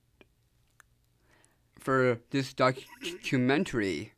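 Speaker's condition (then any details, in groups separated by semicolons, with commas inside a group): Down syndrome; does public speaking, gave recorded speech how do you see me, speaking live on radio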